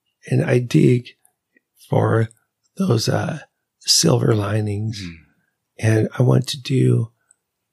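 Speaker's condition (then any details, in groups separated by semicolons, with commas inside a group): ALS; Radicava infusion during recording, diagnosed five months earlier at Forbes Norris clinic by Dr. Katz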